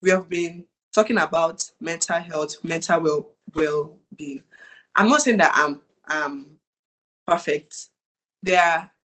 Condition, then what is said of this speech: Stuttering. But I think mine is more obvious than his.